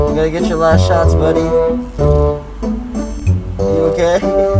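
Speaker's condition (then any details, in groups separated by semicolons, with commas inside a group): No condition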